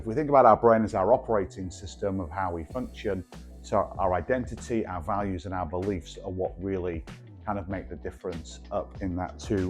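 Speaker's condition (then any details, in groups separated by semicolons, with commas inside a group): No condition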